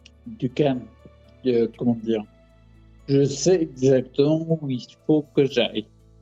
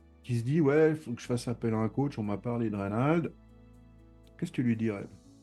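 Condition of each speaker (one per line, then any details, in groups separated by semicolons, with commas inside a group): Multiple sclerosis; fatigue, pain, physical limits; altered speech
No condition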